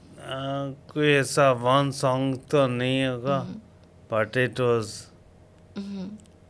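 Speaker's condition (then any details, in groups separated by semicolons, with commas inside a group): Coma after road accident; slightly slurred, slow speech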